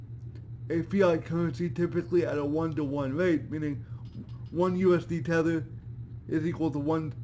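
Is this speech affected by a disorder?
Yes: cerebral palsy; voice tone sometimes odd.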